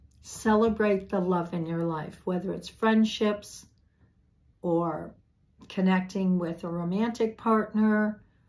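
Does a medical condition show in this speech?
No.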